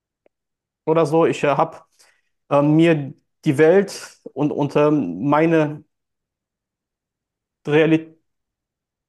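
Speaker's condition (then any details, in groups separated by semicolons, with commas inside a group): Stuttering; since childhood, hard in childhood, youth, school and nearly all speaking situations; compensates by outsourcing phone calls, social media and texting, speaks on stage; speech hangs at times, part-word repetitions; repeated words, prolonged sounds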